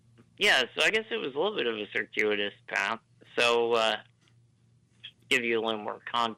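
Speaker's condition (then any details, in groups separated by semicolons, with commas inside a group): Duchenne muscular dystrophy; diagnosed at age 3, power chair since about age 10, no ventilator in earlier school years; uses ventilator to breathe; ventilator may be audible, cadence slightly different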